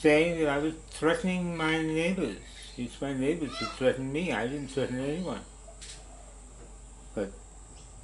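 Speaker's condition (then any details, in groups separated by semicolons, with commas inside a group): Parkinson's disease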